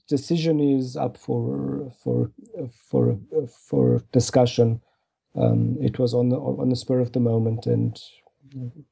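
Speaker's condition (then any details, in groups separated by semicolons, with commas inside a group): Stuttering; onset age unknown, no remembered cause or trauma, parents sought help in childhood; has a cold during recording; stutters audibly, stuttered severely in army, too disfluent for officer's course; repeated words, prolonged sounds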